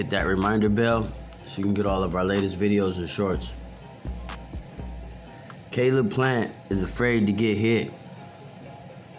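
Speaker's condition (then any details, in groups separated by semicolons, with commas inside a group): No condition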